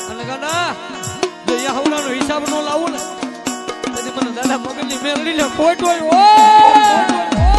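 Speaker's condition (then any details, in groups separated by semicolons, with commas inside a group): No condition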